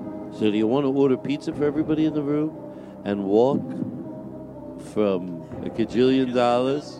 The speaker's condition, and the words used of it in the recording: No condition.